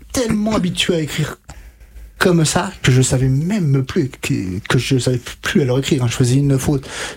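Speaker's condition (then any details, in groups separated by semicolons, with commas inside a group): Stuttering; stuttering since age 5 to 6, about 27 years, untreated until about 20; speech therapy with stuttering specialist Catherine Daubier in Nancy from 20-22, several years, fluency techniques; current blocks and repetitions, blocked every sentence, used gestures, froze reading aloud; blocks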